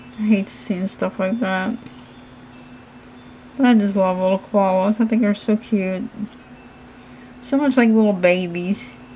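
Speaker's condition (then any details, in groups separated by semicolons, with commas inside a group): Cerebral palsy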